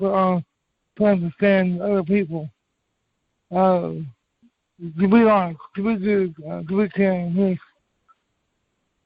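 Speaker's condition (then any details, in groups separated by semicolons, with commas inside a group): Cerebral palsy; from birth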